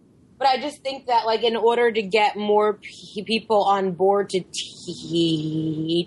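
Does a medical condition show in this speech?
Yes: stuttering; had speech therapy, hid stuttering until about high school by saying only enough to pass; uses voluntary stuttering in situations where stuttering is usually avoided; occasionally gets really stuck, particularly hard blocks, mostly less physical effort, stuttering amount unchanged; here repeated sounds, prolonged sounds.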